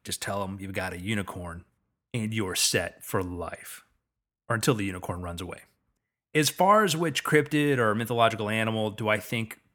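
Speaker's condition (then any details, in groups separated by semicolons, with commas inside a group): No condition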